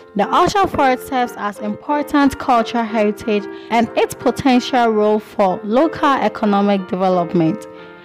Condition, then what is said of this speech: No condition.